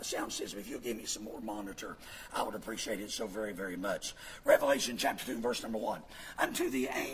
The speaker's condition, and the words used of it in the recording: Vocal cord paralysis. I sound like Kermit the Frog.